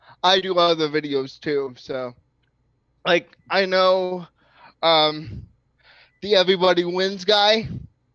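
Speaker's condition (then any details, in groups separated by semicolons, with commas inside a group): Cerebral palsy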